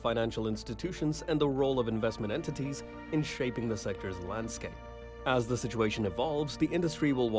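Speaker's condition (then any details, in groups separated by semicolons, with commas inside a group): No condition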